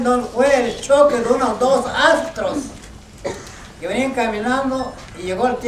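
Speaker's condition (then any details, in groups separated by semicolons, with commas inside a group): No condition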